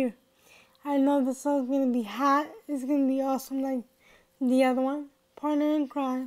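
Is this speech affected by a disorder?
Yes: cerebral palsy.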